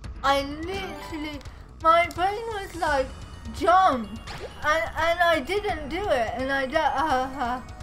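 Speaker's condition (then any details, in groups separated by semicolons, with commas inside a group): Cerebral palsy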